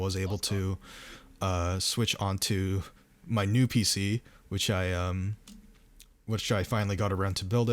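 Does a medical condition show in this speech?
No.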